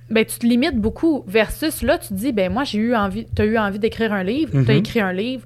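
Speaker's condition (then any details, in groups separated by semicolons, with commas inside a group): No condition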